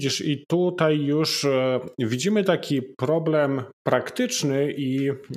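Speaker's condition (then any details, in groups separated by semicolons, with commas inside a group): No condition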